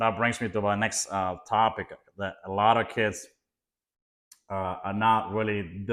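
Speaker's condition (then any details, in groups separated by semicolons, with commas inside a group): No condition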